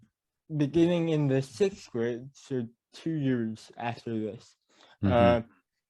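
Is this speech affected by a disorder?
Yes: cerebral palsy; mild speech impediment.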